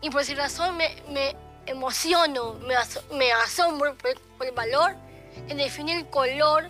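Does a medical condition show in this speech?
Yes: Down syndrome; short limbs, small feet, hands and arms, short neck and torso.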